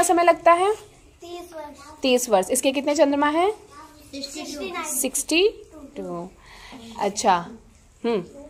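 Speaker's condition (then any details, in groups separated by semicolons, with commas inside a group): No condition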